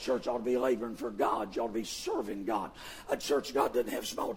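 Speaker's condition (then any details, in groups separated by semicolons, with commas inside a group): Vocal fold paralysis; do not come together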